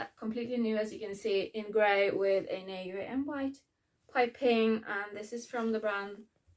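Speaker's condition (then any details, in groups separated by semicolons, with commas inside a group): No condition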